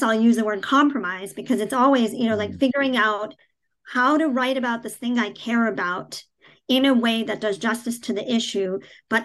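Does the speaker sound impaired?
Yes: cleft palate, cleft palate without cleft lip.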